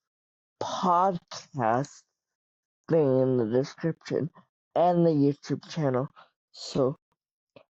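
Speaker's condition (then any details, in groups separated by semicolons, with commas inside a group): Cerebral palsy; wheelchair user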